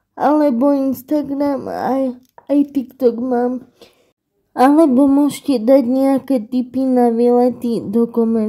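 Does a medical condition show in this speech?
Yes: cerebral palsy.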